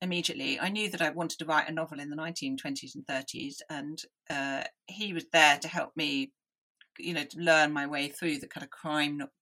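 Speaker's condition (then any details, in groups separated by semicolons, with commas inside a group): Deafness; listening took effort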